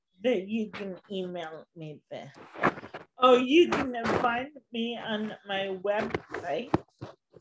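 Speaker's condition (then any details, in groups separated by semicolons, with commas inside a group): Cerebral palsy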